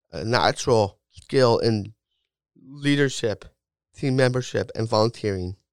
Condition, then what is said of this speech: Down syndrome. I just I have a natural gift in talking.